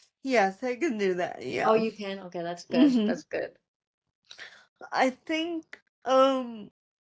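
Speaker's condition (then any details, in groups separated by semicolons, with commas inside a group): Cerebral palsy; speech therapy as child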